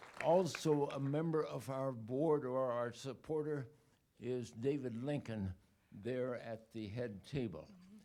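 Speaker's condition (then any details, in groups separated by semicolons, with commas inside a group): ALS; body weakening, 2 years since onset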